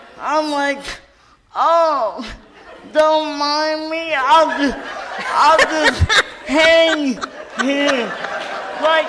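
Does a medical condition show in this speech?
Yes: cerebral palsy; cerebral palsy from birth, did not get needed physical therapy in childhood; adult, wheelchair user, lives independently without 24-hour support.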